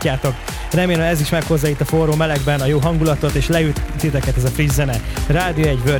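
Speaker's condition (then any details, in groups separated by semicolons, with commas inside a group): No condition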